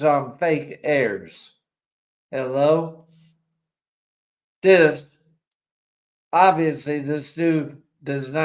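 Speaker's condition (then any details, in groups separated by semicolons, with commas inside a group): ALS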